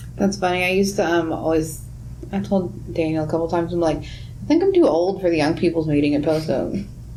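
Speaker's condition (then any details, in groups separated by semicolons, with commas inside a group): No condition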